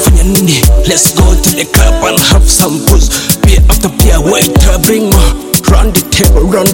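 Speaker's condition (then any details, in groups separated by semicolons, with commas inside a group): No condition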